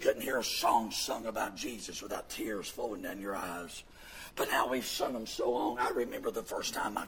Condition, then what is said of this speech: Vocal cord paralysis. And he said, they don't work as good as the other, but they allow you to speak.